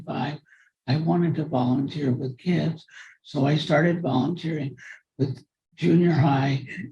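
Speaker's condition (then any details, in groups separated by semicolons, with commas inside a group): Cerebral palsy; from birth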